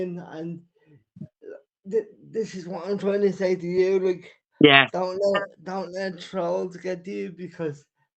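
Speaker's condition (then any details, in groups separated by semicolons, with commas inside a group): Cerebral palsy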